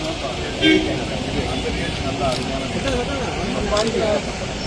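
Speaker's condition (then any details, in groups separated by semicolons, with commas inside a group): No condition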